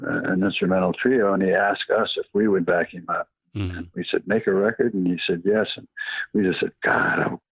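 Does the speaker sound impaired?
Yes: Parkinson's; past cancer.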